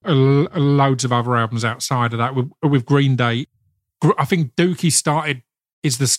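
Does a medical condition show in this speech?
Yes: stutter; worsened around GCSE years, parents tried speech therapist, then hypnotist for relaxation; stammer worsened in secondary school, prohibitive in places, hypnotist aimed at less stammering, less concern; here repeated sounds.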